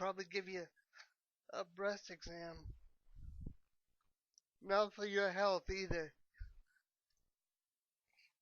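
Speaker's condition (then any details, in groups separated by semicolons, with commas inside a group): Cerebral palsy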